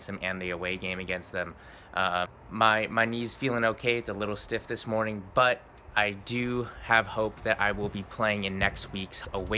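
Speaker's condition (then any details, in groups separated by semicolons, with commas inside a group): No condition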